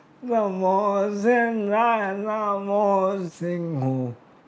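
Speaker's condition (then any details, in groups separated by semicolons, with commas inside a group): Motor neuron disease; affects speech and movement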